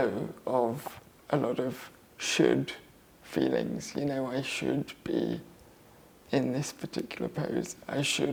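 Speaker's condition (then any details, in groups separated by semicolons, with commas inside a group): Cerebral palsy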